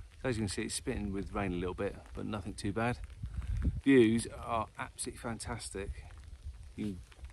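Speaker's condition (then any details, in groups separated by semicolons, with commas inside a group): No condition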